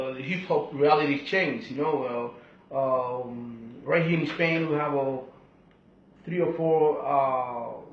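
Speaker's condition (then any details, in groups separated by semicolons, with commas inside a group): No condition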